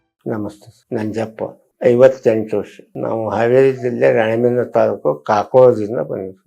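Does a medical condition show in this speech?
Yes: tongue cancer surgery; tongue cancer, began as lump inside tongue, tobacco and alcohol; tongue surgery with reconstruction, chemotherapy, radiation, immunotherapy, recurred; soft food only, eating difficult.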